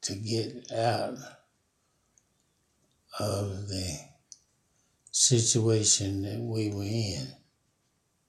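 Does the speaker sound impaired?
Yes: Parkinson's disease; fallen 19 times in yard.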